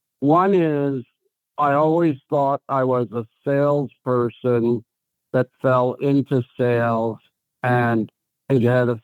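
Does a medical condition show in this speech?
Yes: ALS.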